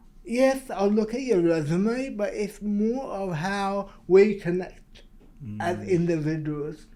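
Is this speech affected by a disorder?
Yes: cerebral palsy.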